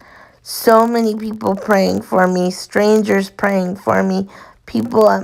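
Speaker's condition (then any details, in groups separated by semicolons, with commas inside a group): Cerebral palsy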